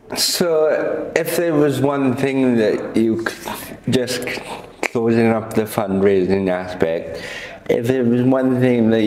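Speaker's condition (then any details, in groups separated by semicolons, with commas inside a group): Cerebral palsy; quadriplegic form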